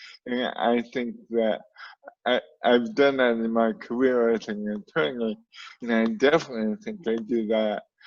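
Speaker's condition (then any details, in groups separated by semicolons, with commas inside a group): Cerebral palsy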